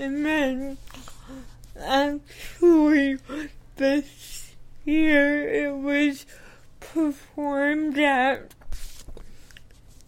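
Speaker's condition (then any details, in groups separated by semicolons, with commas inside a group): Cerebral palsy; rehearses comedy material repeatedly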